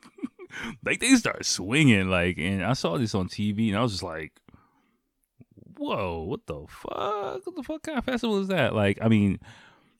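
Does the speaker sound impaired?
No.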